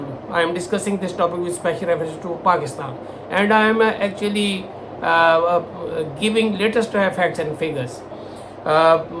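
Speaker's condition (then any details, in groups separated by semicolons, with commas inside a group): No condition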